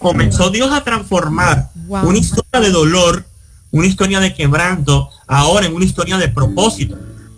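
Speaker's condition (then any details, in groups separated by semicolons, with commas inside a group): Cleft lip and palate; congenital cleft lip and complete cleft palate, no palatal bone, nasal passages joined, seven surgeries; nasal passage still open after seven surgeries; born with no chance of speaking, now speaks, speaks a lot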